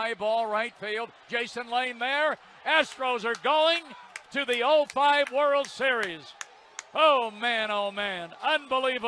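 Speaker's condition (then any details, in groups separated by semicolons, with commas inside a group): No condition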